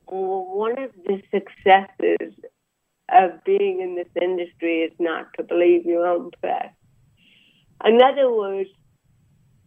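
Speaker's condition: Cerebral palsy; about 63 years old

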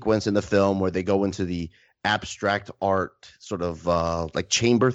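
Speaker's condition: No condition

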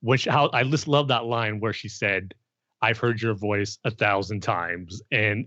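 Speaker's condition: No condition

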